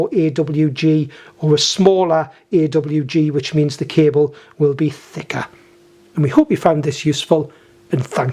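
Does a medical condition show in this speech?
No.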